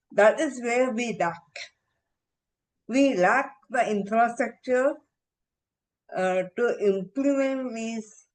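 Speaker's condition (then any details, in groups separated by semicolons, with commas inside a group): Encephalitis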